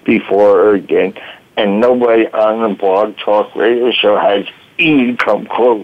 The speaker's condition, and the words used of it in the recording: Tracheostomy. I knew I had a voice challenge.